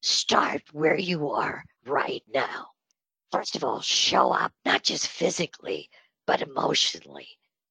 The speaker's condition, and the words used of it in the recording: Spasmodic dysphonia. I have spastic dysphonia, and the treatment is Botox.